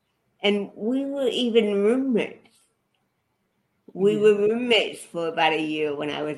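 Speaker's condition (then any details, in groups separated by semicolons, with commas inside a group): Cerebral palsy; affects body movements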